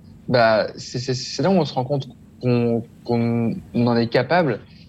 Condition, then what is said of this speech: Stuttering. Ça, ça, veut, dire que, que je suis bègue, mais je peux rien y faire.